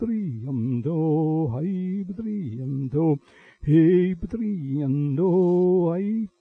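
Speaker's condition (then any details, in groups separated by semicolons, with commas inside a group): No condition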